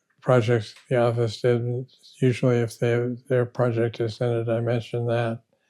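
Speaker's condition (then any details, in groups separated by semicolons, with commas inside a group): Parkinson's disease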